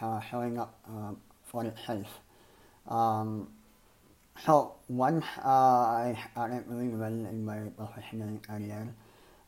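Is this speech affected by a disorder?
Yes: cleft palate and lip; congenital cleft lip and palate, repeated speech-improving surgeries.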